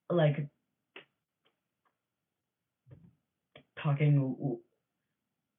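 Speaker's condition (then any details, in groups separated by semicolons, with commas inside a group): Stuttering; lifelong stutter; age 10, family finds stuttering-specialist speech pathologists hard to find, gives stuttering awareness presentations since age 7; stutters while speaking, describes stutter as not controllable; blocks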